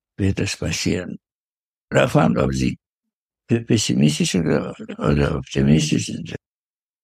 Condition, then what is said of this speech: Parkinson's disease. Ich habe ich hab das Wort vergessen.